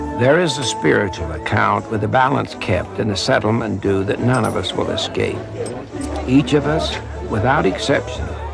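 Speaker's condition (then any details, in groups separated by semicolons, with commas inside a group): No condition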